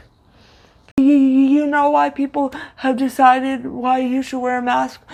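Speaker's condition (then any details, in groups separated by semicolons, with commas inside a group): Cerebral palsy, severe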